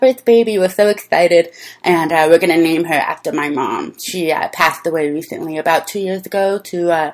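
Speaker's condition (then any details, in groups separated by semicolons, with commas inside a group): Deafness; deaf since childhood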